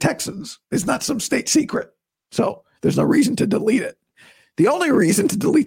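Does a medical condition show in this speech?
Yes: vocal cord surgery recovery; best in two weeks.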